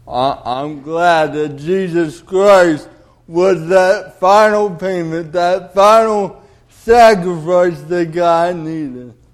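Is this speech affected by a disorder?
Yes: cerebral palsy; delayed development.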